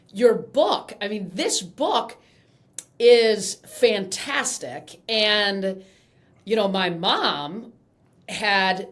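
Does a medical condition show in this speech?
No.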